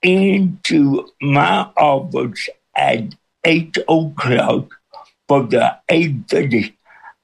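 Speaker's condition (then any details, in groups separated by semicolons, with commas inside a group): Cerebral palsy with speech impediment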